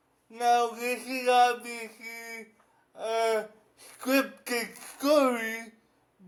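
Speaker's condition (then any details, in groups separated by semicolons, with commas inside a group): Cerebral palsy; affects whole body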